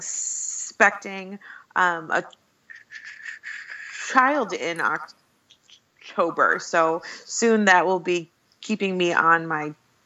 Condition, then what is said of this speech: Stuttering. I have opened up a lot about my stuttering and come to most days accept the fact that I'm a person who stutters, and that's part of who I am.